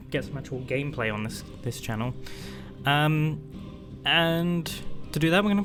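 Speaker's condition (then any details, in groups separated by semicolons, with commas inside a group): No condition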